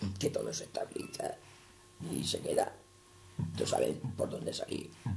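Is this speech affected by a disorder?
Yes: total laryngectomy; laryngeal cancer.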